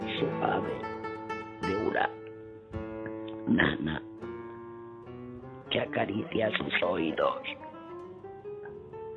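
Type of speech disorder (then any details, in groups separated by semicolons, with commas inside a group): Oesophageal speech; laryngectomy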